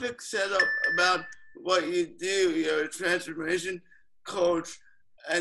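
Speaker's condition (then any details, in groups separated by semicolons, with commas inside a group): Cerebral palsy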